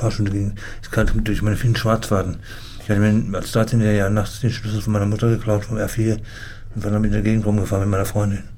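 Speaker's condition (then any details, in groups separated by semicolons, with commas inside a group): Parkinson's disease; symptoms initially ignored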